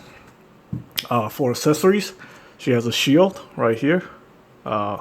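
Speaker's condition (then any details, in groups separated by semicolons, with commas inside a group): No condition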